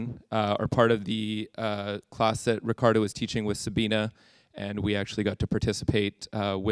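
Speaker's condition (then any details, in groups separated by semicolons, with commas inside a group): No condition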